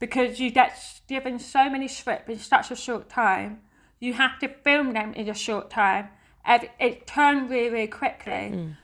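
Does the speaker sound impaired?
Yes: deafness; finds it tiring.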